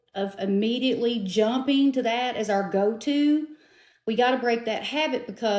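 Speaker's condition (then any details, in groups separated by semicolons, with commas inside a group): No condition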